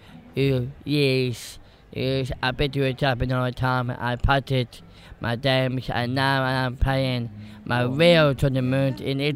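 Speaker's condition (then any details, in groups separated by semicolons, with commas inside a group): Down syndrome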